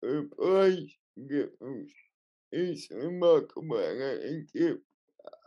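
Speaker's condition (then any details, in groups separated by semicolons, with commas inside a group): Cerebral palsy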